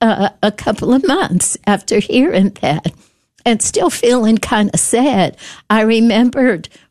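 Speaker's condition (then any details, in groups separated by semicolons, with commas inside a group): Spasmodic dysphonia; speech therapists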